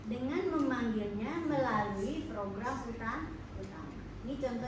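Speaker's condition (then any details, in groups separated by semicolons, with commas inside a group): No condition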